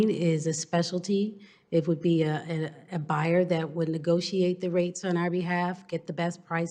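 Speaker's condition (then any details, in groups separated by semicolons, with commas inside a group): No condition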